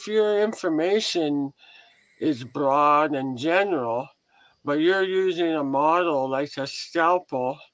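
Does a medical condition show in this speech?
Yes: head and neck cancer surgery; ongoing throat challenges.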